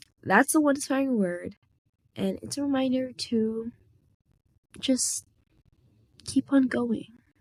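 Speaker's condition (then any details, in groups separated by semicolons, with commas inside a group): No condition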